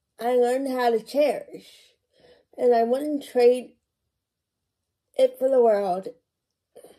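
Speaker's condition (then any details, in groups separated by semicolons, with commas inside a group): Cerebral palsy; tight muscles, increased muscle tone; many years since onset, medication for muscle tone, therapy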